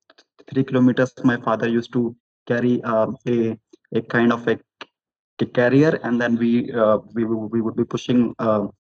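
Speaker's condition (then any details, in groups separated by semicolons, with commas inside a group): Stammering; stammer since very young age, at 16 blocked, stammered and spat during school assembly speech; adult, openly discloses stammer, expects to stammer during this conversation, asks listeners for patience; stammers less when more confident, stammers when nervous; repeated sounds, prolonged sounds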